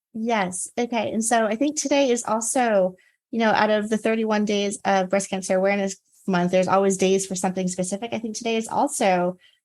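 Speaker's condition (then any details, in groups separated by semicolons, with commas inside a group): No condition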